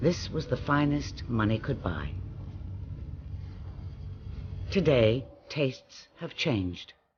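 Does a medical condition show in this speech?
No.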